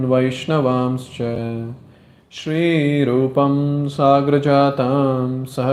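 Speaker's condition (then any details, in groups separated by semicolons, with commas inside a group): No condition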